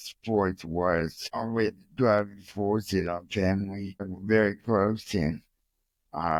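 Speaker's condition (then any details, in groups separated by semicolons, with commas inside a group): Cerebral palsy; from birth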